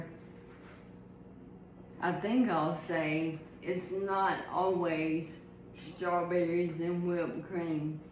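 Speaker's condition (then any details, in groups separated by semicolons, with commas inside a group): ALS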